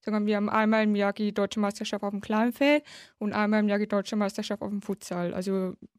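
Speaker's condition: Hard of hearing since birth, congenital, cochlear implant, severe; detected at age three

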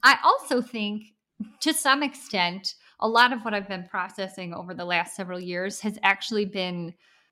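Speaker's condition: Bilateral cleft lip and palate; multiple surgeries including jaw surgery

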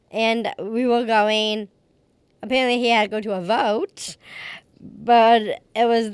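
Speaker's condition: Down syndrome; age 31

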